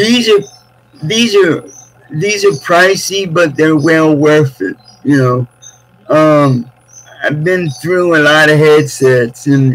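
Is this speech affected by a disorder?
Yes: cerebral palsy.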